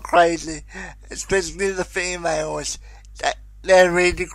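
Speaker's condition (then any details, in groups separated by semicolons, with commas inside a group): Cerebral palsy; most severe type, present since birth, uses electric wheelchair driven himself, expected non-verbal, began talking at age 6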